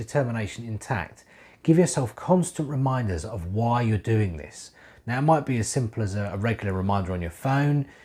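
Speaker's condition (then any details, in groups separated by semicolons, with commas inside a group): No condition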